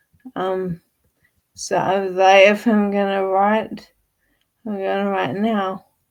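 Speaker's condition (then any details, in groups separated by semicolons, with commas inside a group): Friedreich's ataxia; wheelchair user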